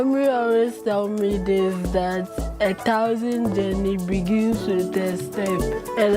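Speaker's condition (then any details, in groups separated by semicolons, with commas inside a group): Cerebral palsy; from birth; present for 24 years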